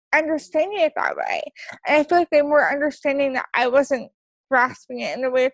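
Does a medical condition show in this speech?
Yes: cerebral palsy; wheelchair use.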